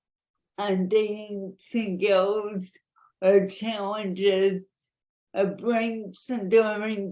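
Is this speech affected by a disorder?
Yes: cerebral palsy.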